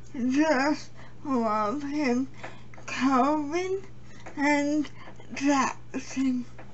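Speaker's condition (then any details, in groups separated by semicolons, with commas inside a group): Cerebral palsy; premature birth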